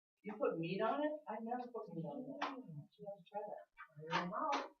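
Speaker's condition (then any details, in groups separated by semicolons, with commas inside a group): No condition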